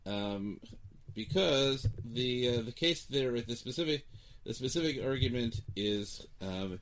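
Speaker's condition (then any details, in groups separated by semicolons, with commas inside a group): No condition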